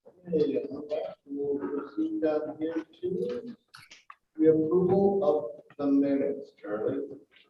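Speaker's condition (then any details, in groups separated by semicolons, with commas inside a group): No condition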